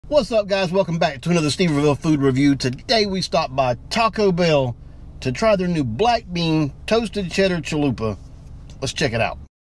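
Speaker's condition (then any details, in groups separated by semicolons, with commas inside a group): No condition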